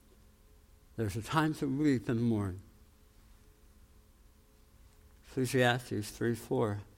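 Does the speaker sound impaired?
Yes: tongue cancer, jaw reconstruction, osteonecrosis of jaw after radiation; titanium implants.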